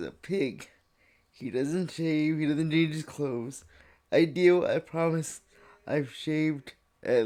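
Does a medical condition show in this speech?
Yes: cerebral palsy.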